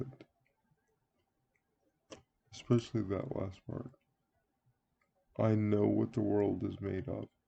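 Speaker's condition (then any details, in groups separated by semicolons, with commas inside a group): Cerebral palsy; speaks relatively well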